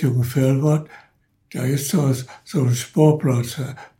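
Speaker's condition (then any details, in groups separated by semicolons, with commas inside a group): Parkinson's disease; progressive worsening, arm tremor, fingers cramp, cannot turn newspaper pages, in care home, LVR neurologist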